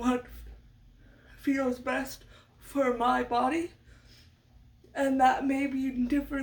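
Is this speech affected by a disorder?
Yes: cerebral palsy.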